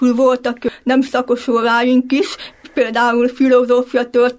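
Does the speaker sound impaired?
Yes: deafblindness (hearing impairment); telescope from Mária Utca eye clinic.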